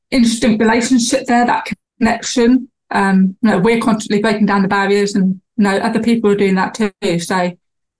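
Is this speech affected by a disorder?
Yes: deafness, lost hearing around age 4; cochlear implant.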